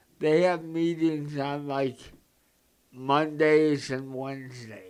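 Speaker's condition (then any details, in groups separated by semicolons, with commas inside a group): Cerebral palsy; present from birth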